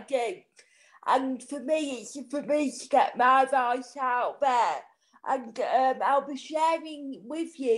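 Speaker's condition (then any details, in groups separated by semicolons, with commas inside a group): Cerebral palsy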